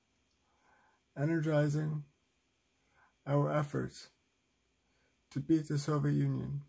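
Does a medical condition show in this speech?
Yes: cerebral palsy, spastic.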